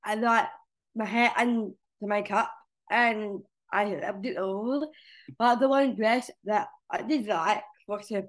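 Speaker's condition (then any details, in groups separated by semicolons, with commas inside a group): Down syndrome; present from birth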